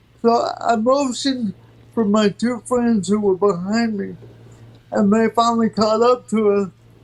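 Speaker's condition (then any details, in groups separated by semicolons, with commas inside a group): Cerebral palsy; from birth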